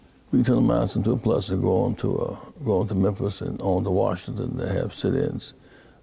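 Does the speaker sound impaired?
Yes: Parkinson's disease; speech therapy.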